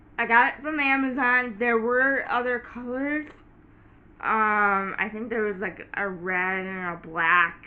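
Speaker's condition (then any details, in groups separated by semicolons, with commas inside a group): Cerebral palsy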